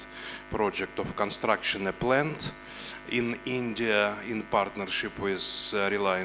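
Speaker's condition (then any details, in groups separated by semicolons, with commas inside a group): No condition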